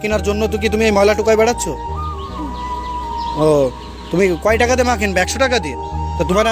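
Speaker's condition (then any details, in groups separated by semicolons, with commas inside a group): No condition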